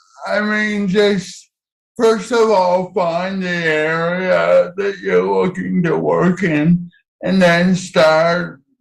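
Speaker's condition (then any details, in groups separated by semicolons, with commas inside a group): Cerebral palsy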